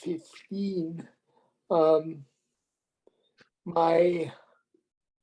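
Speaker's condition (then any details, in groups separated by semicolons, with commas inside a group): Cerebral palsy; premature birth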